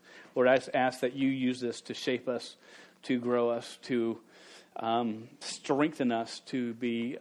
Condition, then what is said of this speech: Stuttering. When you can't say your name, you can't say the word "a" or "and."